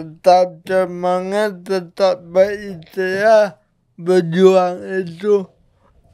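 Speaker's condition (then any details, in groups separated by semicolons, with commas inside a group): Cerebral palsy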